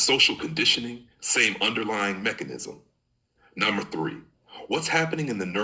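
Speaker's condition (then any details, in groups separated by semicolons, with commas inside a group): No condition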